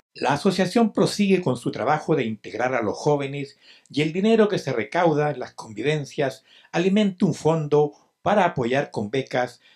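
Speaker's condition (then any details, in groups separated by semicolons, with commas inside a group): No condition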